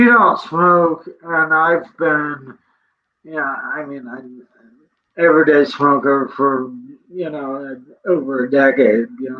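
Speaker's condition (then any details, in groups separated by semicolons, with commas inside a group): Cerebral palsy; present from birth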